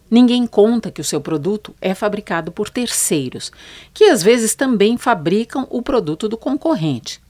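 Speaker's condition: No condition

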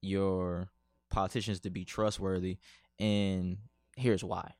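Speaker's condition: No condition

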